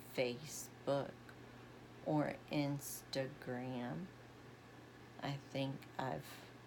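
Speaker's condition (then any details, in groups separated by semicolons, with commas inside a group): Essential tremor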